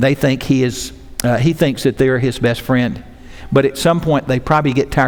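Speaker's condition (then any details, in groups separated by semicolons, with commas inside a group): No condition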